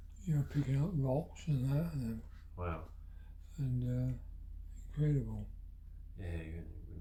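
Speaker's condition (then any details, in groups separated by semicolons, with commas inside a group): Parkinson's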